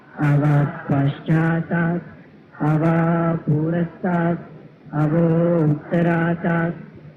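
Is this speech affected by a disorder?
No.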